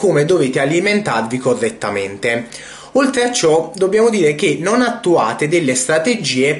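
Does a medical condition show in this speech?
No.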